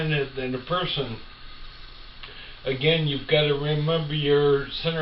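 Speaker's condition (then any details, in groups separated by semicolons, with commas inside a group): Ataxia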